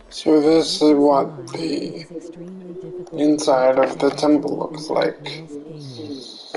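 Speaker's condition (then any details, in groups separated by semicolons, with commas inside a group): Cerebral palsy; affects limbs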